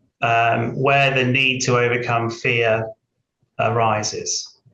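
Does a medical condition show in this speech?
No.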